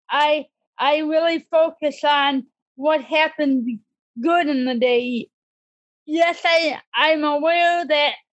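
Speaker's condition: Cerebral palsy; disability since childhood

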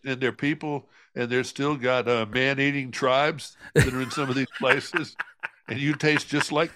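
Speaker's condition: No condition

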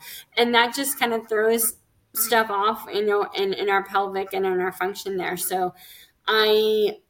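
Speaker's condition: Cleft lip and palate; speech therapy

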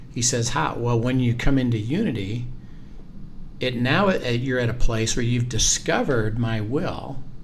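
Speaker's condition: No condition

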